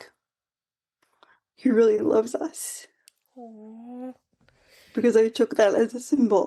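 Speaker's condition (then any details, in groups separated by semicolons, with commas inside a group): Quadriplegic cerebral palsy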